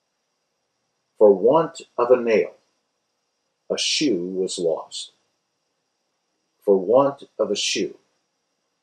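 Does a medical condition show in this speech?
No.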